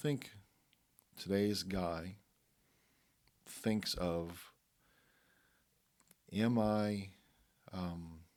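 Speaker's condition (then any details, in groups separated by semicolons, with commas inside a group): No condition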